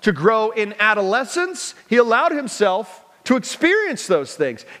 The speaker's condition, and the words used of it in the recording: None; typical speech.